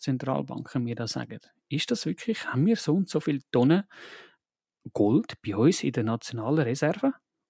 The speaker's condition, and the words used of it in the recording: No condition.